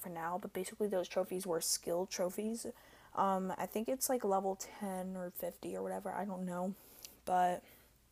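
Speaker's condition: No condition

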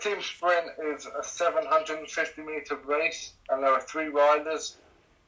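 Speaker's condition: Cerebral palsy; cerebral palsy affecting all limbs

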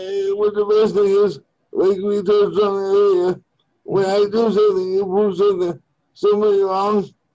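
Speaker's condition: Cerebral palsy; limbs affected, wheelchair user

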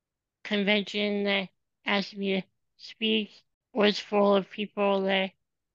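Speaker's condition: Spinal muscular atrophy; genetic

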